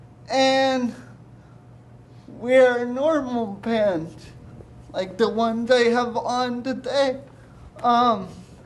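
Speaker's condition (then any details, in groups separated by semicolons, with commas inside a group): Cerebral palsy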